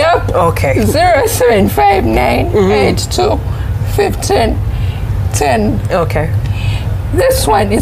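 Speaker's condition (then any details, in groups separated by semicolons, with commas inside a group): Cerebral palsy; hearing difficulty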